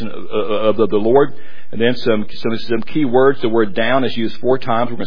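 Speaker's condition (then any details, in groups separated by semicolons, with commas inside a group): Stuttering; not noticeable to audience during this sermon; repeated sounds, repeated words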